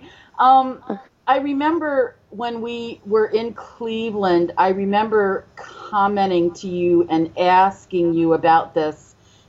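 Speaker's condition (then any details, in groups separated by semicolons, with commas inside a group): Stuttering; childhood-onset stuttering, no childhood therapy, covert over 30 years, unconscious word switching, open since 2007 albany nsa chapter; very different from guest's stutter; prolonged sounds, blocks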